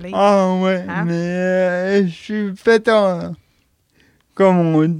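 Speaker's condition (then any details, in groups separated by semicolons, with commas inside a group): Cerebral palsy; age 31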